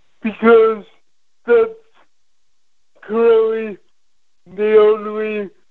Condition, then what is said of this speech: Cerebral palsy. Okay, operator here, I was able to hear how I was able to personalize my own apartment by, and then I heard walls.